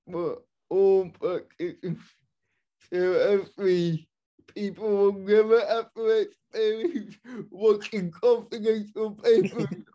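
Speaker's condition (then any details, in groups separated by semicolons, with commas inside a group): Cerebral palsy, spastic and dyskinetic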